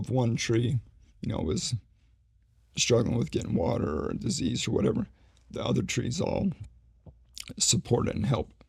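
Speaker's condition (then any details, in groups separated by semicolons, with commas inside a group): ALS; needs voice rest during conversation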